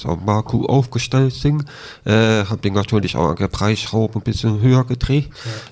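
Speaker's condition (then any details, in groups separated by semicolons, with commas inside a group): Deafness with cochlear implant, congenital deafness; 3-4 years relearning speech and hearing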